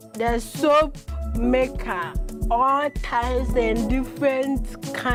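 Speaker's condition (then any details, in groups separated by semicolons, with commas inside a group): Cerebral palsy; from birth; 24 years since birth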